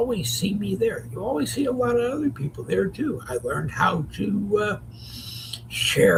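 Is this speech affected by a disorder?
Yes: lewy body dementia; Parkinson's-linked form.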